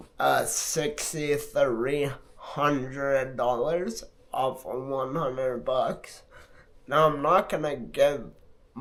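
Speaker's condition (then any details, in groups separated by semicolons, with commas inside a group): Multiple sclerosis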